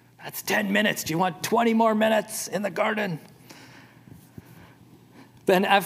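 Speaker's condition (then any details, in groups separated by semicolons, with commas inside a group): No condition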